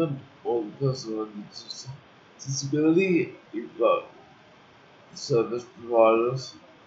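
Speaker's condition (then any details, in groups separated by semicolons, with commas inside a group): Cerebral palsy; uses wheelchair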